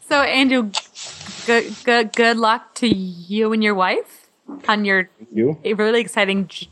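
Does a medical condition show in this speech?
Yes: stuttering; therapy over past 3 years: fluency shaping, stuttering modification, voluntary stuttering, subway talks with strangers; stuttering more since starting 12-hour nursing shifts, heightened awareness, more physical tension; stuttering more without added anxiety or avoidance; here repeated sounds.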